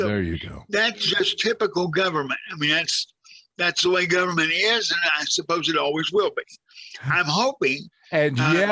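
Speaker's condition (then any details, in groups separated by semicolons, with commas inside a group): Cerebral palsy, severe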